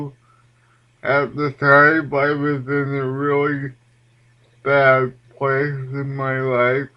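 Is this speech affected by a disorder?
Yes: cerebral palsy.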